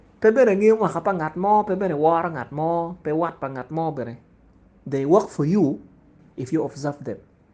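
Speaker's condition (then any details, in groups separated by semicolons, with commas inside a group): No condition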